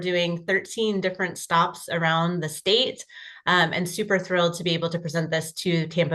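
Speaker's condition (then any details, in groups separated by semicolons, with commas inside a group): No condition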